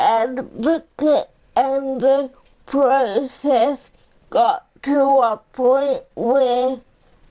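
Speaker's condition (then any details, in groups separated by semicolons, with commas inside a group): Cerebral palsy; powerchair user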